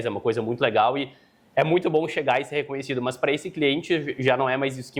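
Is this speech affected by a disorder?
No.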